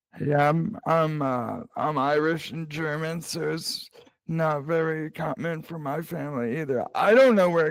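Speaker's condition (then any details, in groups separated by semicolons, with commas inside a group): Cerebral palsy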